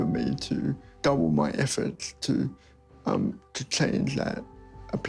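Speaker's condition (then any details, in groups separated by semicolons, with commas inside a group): Cerebral palsy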